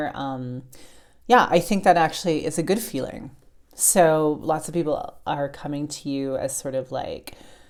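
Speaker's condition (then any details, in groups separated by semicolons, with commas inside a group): No condition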